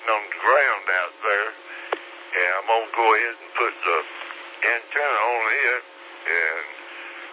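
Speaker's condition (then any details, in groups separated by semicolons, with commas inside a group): Slurred speech; stroke 3 years ago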